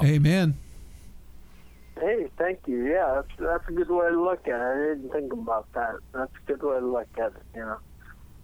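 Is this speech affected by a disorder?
Yes: cerebellar ataxia; diagnosed about 12 years ago, cerebellum two thirds missing on MRI, tested for hereditary Friedreich's form, dad's-side family history, cause unknown.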